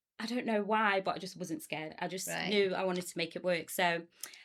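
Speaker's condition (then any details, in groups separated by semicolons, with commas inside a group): No condition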